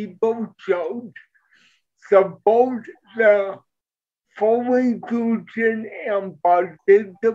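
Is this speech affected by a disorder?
Yes: cerebral palsy; present from birth.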